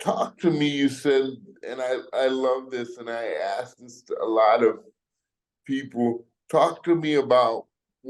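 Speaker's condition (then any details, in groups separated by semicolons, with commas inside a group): Cerebral palsy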